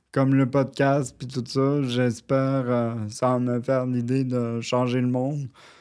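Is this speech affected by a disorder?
Yes: cerebral palsy.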